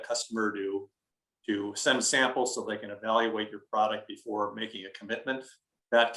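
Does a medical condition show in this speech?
No.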